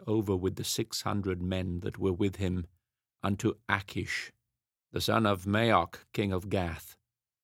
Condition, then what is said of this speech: None; typical speech.